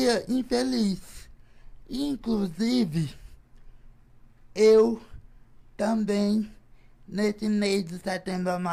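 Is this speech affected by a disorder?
Yes: cerebral palsy.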